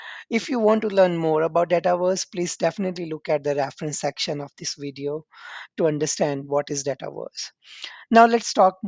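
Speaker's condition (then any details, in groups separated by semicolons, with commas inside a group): No condition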